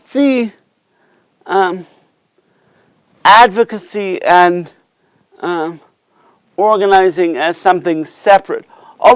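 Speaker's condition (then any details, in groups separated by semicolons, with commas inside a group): Cerebral palsy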